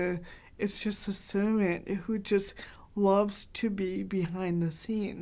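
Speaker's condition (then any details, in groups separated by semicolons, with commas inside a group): Cerebral palsy, mild; hard to understand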